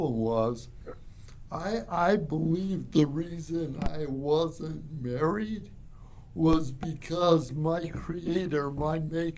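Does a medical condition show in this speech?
Yes: cerebral palsy; from birth.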